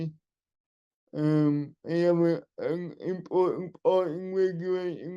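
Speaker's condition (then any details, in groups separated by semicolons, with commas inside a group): Cerebral palsy; wheelchair user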